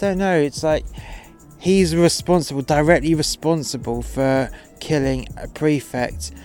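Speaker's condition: No condition

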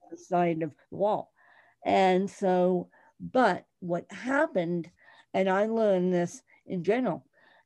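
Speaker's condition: Cerebral palsy; about 33 years since onset

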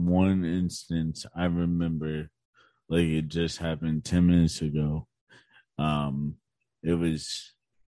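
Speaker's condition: Cerebral palsy; hard to relax muscles

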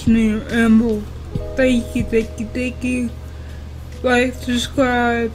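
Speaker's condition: Cerebral palsy; wheelchair user

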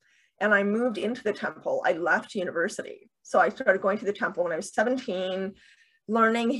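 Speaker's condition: Deafness with cochlear implants, bilateral cochlear implants; two cochlear implants, two major implant surgeries, would be unable to communicate without implants

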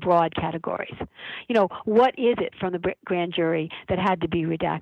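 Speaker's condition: No condition

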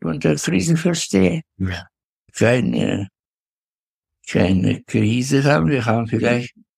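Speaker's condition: Parkinson's disease; enormous forgetfulness; forgets words mid-sentence

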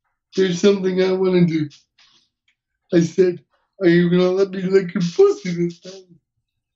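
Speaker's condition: Cerebral palsy; uses wheelchair, hearing intact

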